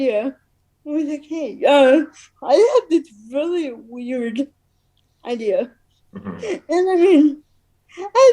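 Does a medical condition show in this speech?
Yes: cerebral palsy; uses wheelchair.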